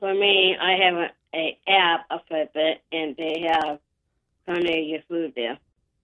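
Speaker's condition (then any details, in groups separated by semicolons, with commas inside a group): Down syndrome; 40 years old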